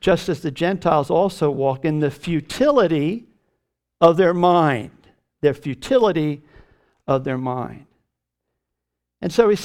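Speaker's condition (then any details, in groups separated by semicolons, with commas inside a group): No condition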